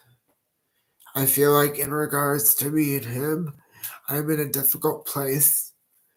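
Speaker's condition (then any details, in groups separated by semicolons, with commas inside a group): Cerebral palsy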